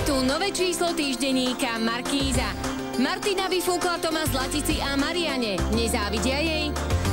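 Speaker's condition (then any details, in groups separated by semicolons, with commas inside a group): No condition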